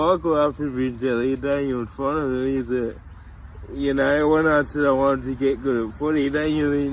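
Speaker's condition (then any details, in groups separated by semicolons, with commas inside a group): Cerebral palsy; from birth, tight muscles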